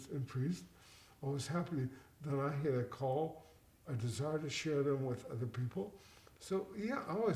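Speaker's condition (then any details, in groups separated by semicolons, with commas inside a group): Cerebral palsy, mild; affects speech and walking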